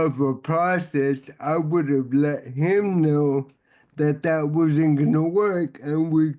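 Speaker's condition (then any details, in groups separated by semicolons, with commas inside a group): Cerebral palsy; difficulty staying still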